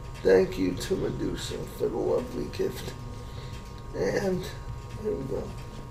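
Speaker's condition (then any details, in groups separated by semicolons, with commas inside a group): Cerebral palsy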